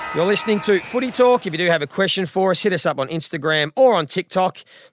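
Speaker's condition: No condition

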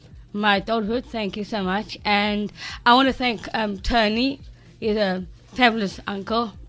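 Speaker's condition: Down syndrome; since birth; adult

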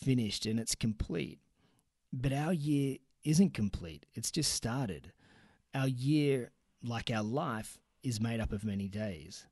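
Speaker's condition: No condition

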